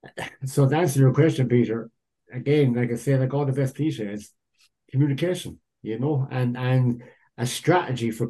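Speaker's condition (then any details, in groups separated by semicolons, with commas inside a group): Cleft lip and palate; rhinoplasty likely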